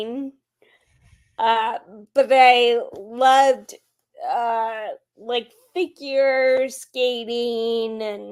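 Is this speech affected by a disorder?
Yes: Friedreich's ataxia.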